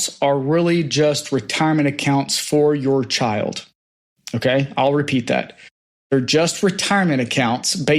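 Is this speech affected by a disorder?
No.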